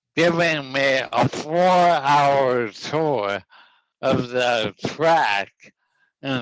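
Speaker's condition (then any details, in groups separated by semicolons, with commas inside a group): ALS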